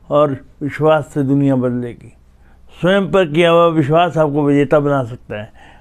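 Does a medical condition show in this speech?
Yes: cerebral palsy.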